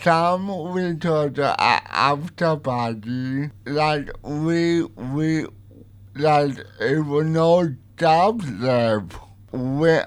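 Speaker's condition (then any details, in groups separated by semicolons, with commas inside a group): Cerebral palsy; partly typed audio on light writer device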